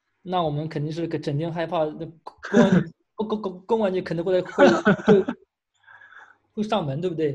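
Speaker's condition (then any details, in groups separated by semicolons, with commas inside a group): Stuttering; stuttering since early primary school, blocks when called on, fluent in choral reading, childhood ENT visit unhelpful; controls stuttering with speech techniques from speech clinic therapy, including practice presentations to therapists; controls speaking speed with techniques, slow relaxed pace, techniques make stuttering noticeable to listeners; repeated sounds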